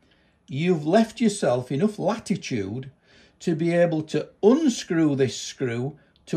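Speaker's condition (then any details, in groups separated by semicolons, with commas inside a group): No condition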